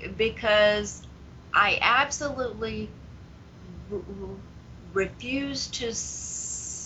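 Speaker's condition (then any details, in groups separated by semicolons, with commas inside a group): Stuttering; long-standing stuttering, managed over the years; blocks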